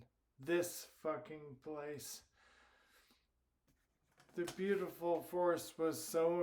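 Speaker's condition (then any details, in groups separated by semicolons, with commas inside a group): Primary lateral sclerosis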